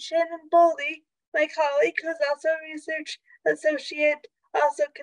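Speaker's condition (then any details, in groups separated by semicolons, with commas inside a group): Cerebral palsy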